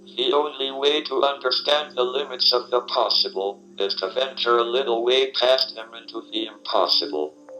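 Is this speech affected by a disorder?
Yes: ALS, through a speech-generating device.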